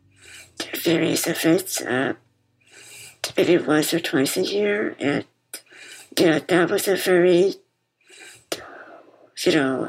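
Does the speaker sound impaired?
Yes: muscular dystrophy; congenital form, diagnosed as toddler; BiPAP machine audible while talking.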